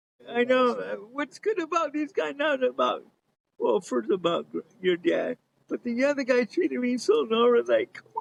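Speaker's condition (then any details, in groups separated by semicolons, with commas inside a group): Cerebral palsy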